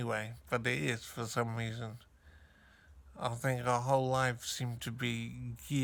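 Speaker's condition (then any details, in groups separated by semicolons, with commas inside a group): Brain injury; severe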